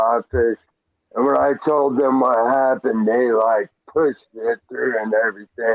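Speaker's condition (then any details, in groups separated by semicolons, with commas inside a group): Traumatic brain injury; hit by car as pedestrian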